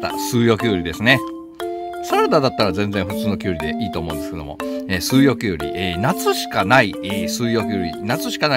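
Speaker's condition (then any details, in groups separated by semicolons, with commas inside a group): No condition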